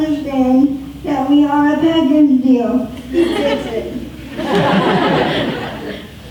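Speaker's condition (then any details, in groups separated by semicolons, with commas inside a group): Spastic quadriplegic cerebral palsy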